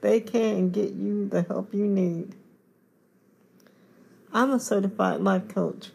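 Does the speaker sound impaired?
Yes: cerebral palsy; confined to wheelchair.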